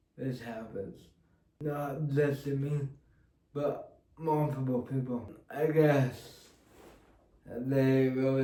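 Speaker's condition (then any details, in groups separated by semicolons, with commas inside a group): Cerebral palsy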